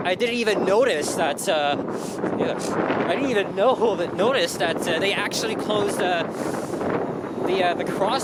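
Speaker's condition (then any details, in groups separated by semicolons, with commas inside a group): No condition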